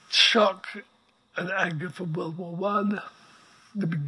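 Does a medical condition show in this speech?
Yes: ALS; progressive neuromuscular illness, effectively quadriplegic, wheelchair six months after diagnosis, plastic nasal breathing pump; immobile for hours on end, pump sets breathing rate, writes by dictation; voice very weak, needs amplifier, breathing apparatus audible in background.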